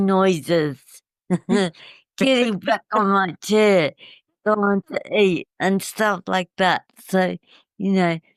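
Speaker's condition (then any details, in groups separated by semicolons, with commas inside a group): Cerebral palsy; uses wheelchair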